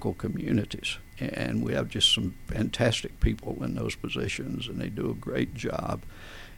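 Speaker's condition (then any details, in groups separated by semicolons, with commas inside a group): Spasmodic dysphonia; adult onset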